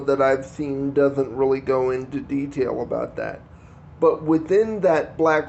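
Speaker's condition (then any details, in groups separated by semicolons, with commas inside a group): Cerebral palsy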